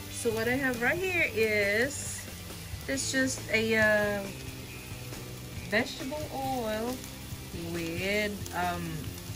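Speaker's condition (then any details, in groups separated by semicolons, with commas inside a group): No condition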